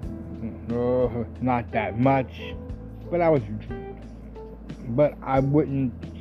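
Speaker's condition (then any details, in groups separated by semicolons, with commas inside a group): Stuttering; stutter since grade school, adenoids and tonsils removed, mouth breathing, not through nose; podcasting to hear own speech and improve oratory; oratory sometimes lacking, other times fluent; repeated sounds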